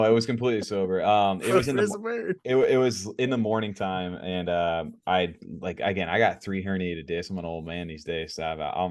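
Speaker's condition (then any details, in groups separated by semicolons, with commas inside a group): No condition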